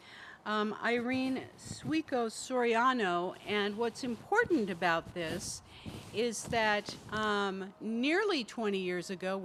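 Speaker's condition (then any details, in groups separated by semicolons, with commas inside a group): No condition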